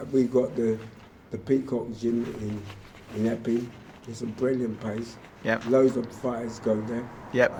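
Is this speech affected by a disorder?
Yes: motor neurone disease.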